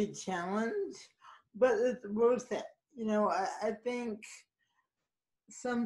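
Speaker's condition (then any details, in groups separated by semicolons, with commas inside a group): Cerebral palsy; speech can sound drunk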